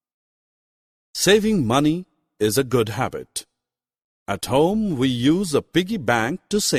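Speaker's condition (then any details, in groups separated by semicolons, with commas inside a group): No condition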